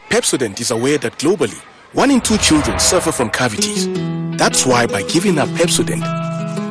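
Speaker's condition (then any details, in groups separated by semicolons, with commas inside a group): No condition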